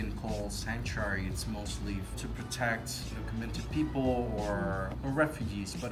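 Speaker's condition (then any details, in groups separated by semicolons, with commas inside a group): No condition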